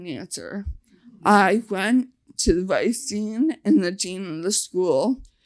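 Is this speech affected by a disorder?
Yes: facial paralysis (nf2-swn).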